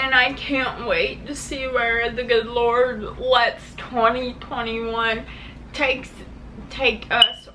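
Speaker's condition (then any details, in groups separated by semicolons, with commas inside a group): Cerebral palsy; much spasticity and tightness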